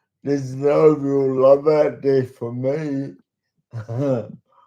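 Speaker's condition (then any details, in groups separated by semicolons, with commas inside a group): Cerebral palsy; talks slowly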